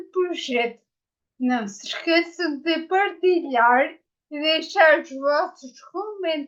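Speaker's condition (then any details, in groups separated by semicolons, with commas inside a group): Ataxia after brain injury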